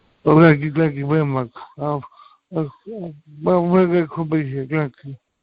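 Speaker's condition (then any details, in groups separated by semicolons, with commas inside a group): Cerebral palsy; from birth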